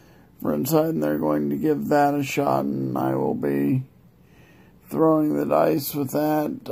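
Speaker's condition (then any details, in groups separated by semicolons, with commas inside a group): Multiple sclerosis, progressive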